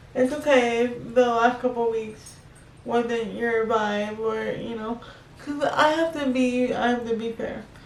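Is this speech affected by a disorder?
Yes: cerebral palsy.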